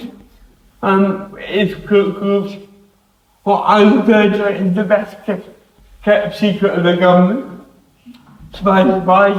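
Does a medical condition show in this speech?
Yes: cerebral palsy; affects hands.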